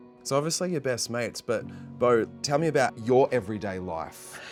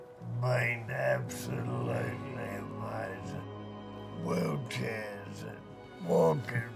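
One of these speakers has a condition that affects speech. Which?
The second: MND; first symptoms in speech; two years to diagnose, can no longer play guitar; speech affected first, can no longer sing.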